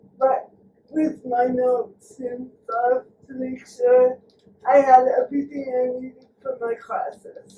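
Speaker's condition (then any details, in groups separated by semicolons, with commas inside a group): Cerebral palsy; from birth, brain bleed at birth, cannot walk; needs help with personal care; can speak, sometimes types to be understood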